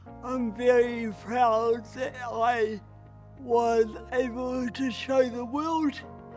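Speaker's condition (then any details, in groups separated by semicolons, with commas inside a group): Cerebral palsy; right hand slower, less controlled; cannot speak, uses electronic typewriter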